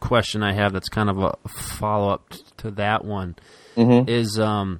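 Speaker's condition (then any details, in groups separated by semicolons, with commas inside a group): No condition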